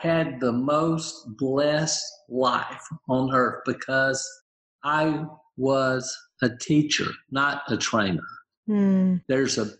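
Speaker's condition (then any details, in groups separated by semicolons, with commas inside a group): Aphasia, apraxia, dysarthria after stroke; one year three months post-stroke, practices speech four hours daily, helped by St. Petersburg aphasia center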